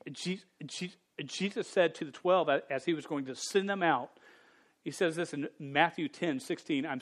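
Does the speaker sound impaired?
Yes: stutter; stutter since age 5, persisted through teenage years, no successful fix; still stutters, speaking publicly for about 23-24 years; not fully fluent, stuttered on own name as teenager; here repeated sounds.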